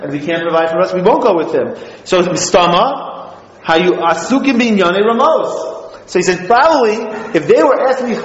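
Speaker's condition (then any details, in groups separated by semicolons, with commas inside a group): No condition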